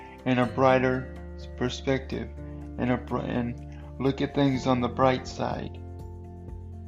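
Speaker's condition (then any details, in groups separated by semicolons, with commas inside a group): Cerebral palsy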